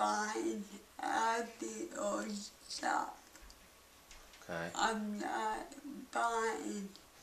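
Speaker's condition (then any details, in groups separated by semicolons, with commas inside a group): Cerebral palsy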